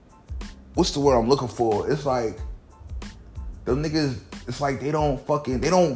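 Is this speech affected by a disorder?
No.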